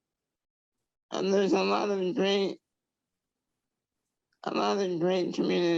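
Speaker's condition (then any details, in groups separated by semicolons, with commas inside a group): Traumatic brain injury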